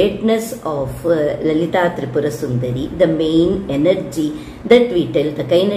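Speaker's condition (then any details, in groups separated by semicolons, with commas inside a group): No condition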